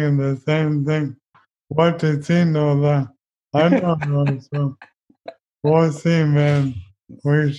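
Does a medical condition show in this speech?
Yes: ALS; young onset, diagnosed age 29, progressive neurodegenerative, affects walking, speech and eventually breathing.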